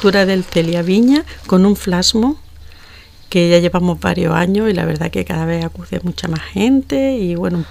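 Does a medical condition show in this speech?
No.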